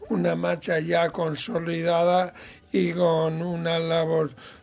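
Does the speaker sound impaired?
Yes: cerebral palsy, mild.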